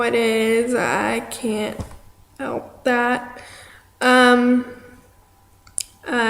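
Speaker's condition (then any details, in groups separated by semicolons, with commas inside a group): Cerebral palsy; affects arm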